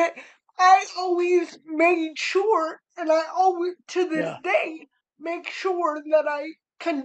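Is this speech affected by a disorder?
Yes: cerebral palsy; spastic.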